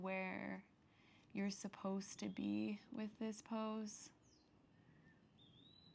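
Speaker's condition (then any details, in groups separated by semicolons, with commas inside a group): No condition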